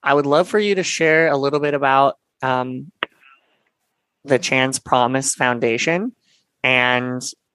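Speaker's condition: Cleft palate and lip; seven surgeries before age 7

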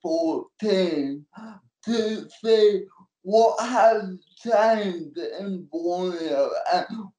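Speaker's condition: Cerebral palsy; cerebral palsy since birth, physical disability only, manual wheelchair, support worker takes notes and types for him

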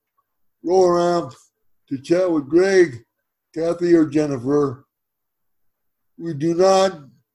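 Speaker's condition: Cerebral palsy; spastic, since birth, born unconscious with cord around neck, wheelchair

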